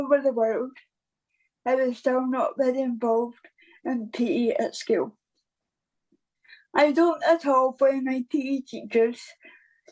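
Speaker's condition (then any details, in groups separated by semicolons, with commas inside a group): Cerebral palsy; present from birth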